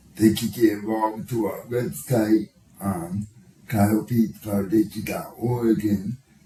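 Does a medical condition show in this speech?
Yes: cerebral palsy.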